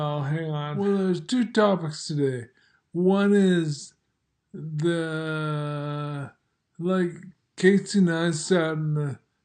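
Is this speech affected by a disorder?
Yes: multiple sclerosis.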